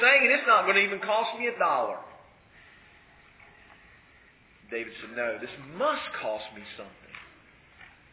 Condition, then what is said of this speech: None; typical speech.